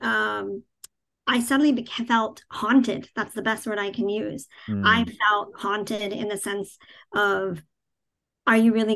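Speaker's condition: Cleft palate, cleft palate without cleft lip

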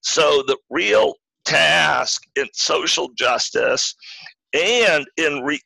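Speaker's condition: Spasmodic dysphonia; acquired rare neurological voice disorder, adult onset

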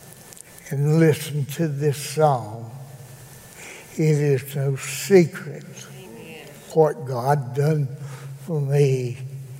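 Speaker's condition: Cerebral palsy; present from birth

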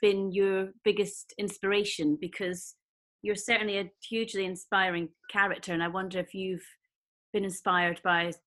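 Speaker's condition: No condition

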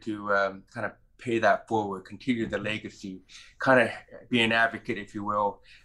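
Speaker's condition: Profound hearing loss; congenital severe to profound hearing loss, family history of deafness, diagnosed about age 2, hearing aids, years of speech therapy; mid-40s, wears hearing aids, removes them when fatigued; learned to speak through hard effort, distinctive voice and accent

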